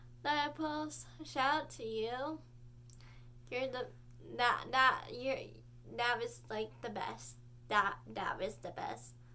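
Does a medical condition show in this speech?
Yes: cerebral palsy; spastic type, prenatal stroke, whole body, right side weakest; dystonia mostly arm and hand after surgery, botox.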